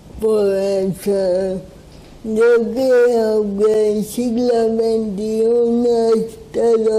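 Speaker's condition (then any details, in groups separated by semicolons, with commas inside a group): Cerebral palsy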